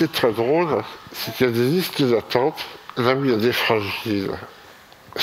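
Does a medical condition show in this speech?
Yes: myopathy.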